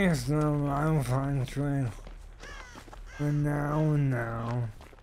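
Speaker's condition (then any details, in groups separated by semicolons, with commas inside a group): ALS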